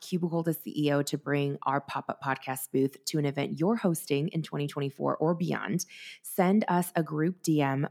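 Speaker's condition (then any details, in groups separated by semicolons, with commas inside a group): No condition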